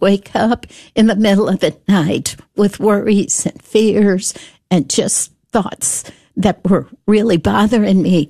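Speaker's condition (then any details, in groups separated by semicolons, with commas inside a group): Spasmodic dysphonia; speech therapists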